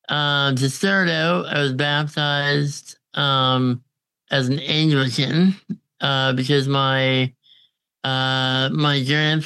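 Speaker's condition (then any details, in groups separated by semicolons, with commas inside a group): Congenital muscular dystrophy; on a ventilator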